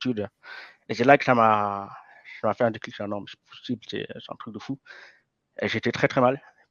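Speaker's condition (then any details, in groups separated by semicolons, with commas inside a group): Hearing impairment from birth; congenital hearing loss, diagnosed around age 4, lip reading since birth, school to learn spoken French; degenerative hearing loss, may get worse; learned to speak at age 4, slight effect on speech noticeable now and then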